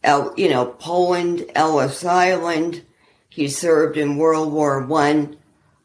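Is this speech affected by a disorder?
Yes: ALS; small symptoms traced back easily 10 years or more.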